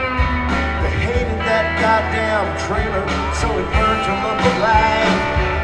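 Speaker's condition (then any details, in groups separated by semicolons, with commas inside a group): No condition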